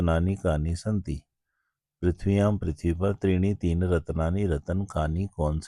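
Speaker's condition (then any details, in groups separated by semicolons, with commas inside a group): No condition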